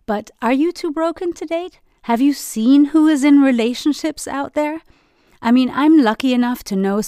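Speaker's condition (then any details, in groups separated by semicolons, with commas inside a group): No condition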